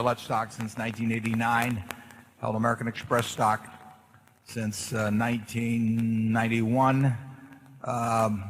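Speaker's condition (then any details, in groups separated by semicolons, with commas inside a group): No condition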